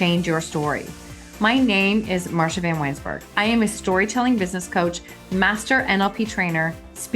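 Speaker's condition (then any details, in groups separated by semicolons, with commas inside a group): No condition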